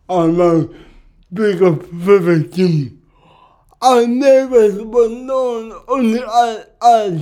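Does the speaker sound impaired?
Yes: cerebral palsy; speech can be hard sometimes.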